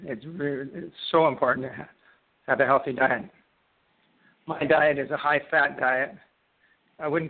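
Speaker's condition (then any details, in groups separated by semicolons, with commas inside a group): Parkinson's disease; most symptoms persist, shuffling walk, freezing about 2 years, no medication, healing mantra, daily walks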